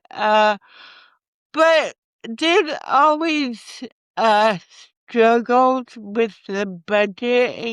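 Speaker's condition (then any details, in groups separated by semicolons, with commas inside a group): Cerebral palsy; from birth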